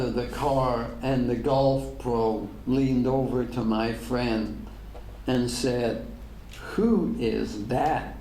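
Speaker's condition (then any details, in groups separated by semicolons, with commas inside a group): ALS; degenerative; diagnosed ten years ago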